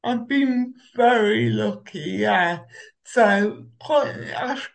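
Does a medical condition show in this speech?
Yes: cerebral palsy; uses Omeo wheelchair.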